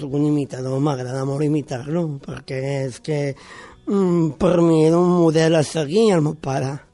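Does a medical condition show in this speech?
Yes: Down syndrome; congenital, born with it.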